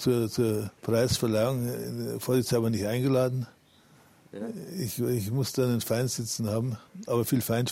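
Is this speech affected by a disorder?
Yes: Parkinson's disease; feels symptom-free when well adjusted.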